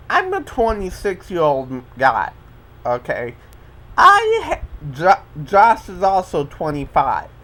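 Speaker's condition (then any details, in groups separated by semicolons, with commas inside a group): Cerebral palsy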